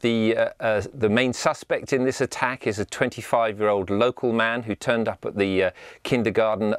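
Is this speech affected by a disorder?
No.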